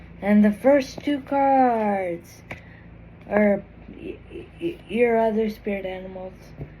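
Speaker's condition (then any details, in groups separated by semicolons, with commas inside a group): Cerebral palsy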